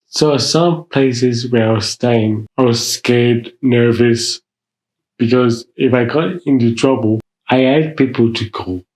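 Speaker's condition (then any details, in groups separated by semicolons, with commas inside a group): Mild cerebral palsy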